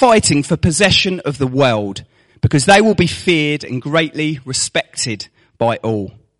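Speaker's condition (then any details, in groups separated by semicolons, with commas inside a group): No condition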